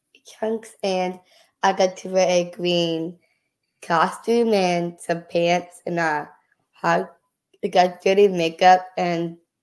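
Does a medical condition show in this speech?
Yes: Down syndrome; prenatal diagnosis at 20-week ultrasound, chromosomal disorder; age 14.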